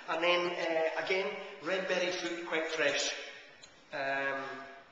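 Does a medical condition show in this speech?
No.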